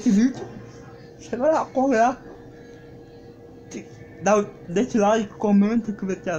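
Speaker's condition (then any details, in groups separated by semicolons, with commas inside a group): Cerebral palsy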